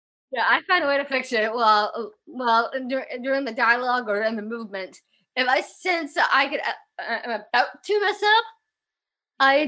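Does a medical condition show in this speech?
Yes: Down syndrome; developmental disability.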